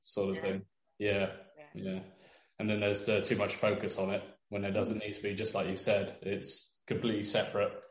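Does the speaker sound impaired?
No.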